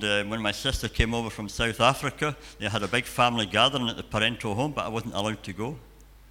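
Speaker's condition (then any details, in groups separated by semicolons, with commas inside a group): Cleft palate and cleft lip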